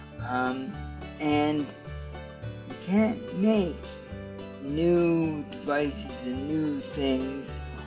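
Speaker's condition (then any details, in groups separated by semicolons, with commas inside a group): Cerebral palsy; stiff muscles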